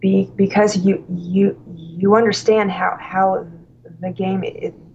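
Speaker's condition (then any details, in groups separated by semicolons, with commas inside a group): Stuttering; severe stuttering at college start, fluency temporarily improved by drinking alcohol, works as school slp; stutters openly, cannot hide it, discloses stuttering to parents, feels in control; noticeable stuttering that cannot be hidden, more fluent when drinking then; repeated sounds, repeated words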